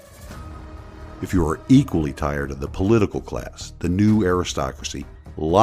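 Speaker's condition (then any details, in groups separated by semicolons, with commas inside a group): No condition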